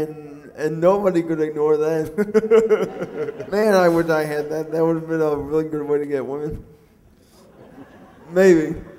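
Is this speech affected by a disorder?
Yes: cerebral palsy; mixed quadriplegic type.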